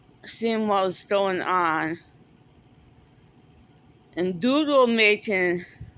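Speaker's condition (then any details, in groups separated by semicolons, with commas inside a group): Cerebral palsy; speaks differently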